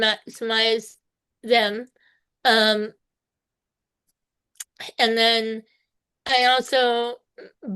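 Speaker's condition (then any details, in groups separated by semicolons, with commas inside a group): Spinal muscular atrophy type two; needs personal care assistance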